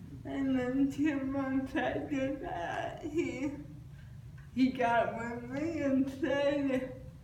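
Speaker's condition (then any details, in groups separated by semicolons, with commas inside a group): Cerebral palsy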